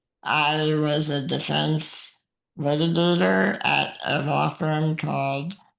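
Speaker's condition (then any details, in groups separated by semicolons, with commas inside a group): Muscular dystrophy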